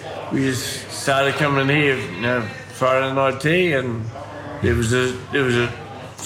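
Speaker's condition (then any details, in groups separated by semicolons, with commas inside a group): Ataxia from brain damage; acquired cerebellar brain damage at university, speech therapy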